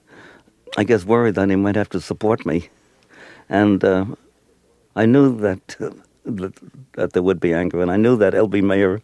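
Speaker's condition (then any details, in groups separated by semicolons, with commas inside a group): Stutter; lifelong stutter, intermittent; stutter comes and goes over the years; repeated sounds, prolonged sounds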